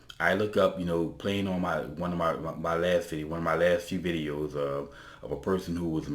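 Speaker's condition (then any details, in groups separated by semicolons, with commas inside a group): No condition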